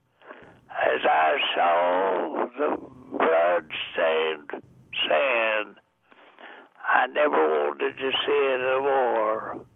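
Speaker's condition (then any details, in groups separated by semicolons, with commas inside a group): Deafness; also blind, age 99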